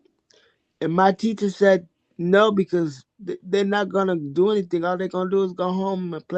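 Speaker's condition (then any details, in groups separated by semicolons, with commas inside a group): Cerebral palsy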